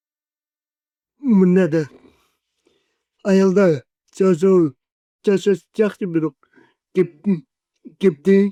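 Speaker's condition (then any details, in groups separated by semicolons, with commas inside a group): Cerebral palsy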